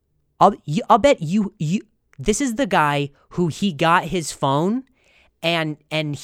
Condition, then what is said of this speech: Stuttering. At what point does someone who stutters evolve into an auctioneer?